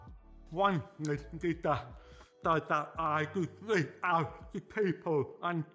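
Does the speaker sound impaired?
Yes: profound deafness; profound lifelong deafness, 100% deaf, hearing aids and cochlear implant do not work; cannot hear anything, relies on lip reading and signing with hand.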